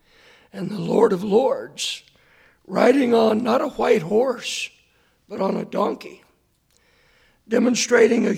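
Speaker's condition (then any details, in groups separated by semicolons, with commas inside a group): Hoarseness after vocal cord surgery; hard to hear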